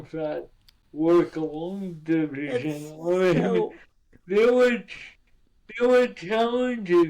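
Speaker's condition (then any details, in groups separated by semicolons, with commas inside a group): Cerebral palsy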